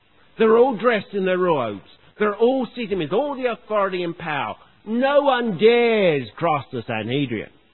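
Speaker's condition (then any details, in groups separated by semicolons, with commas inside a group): No condition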